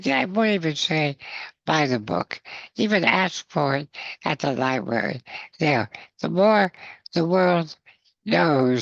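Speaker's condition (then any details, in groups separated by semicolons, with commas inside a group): Spinal muscular atrophy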